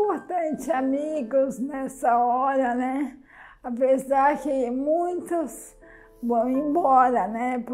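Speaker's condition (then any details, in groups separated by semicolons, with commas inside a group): Amyotrophic lateral sclerosis; bulbar onset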